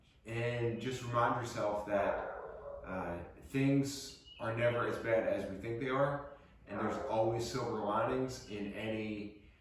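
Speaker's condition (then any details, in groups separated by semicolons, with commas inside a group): No condition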